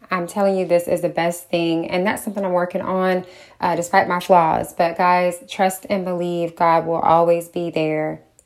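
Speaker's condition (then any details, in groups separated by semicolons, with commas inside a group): No condition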